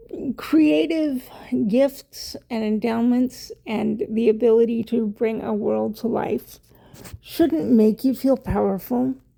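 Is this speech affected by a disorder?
Yes: cerebral palsy; wheelchair user.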